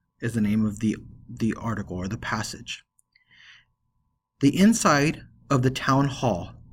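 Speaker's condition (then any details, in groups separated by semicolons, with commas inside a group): No condition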